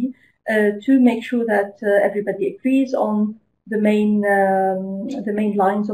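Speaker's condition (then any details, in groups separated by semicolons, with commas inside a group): No condition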